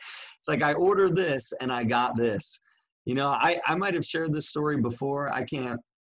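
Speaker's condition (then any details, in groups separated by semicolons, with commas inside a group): No condition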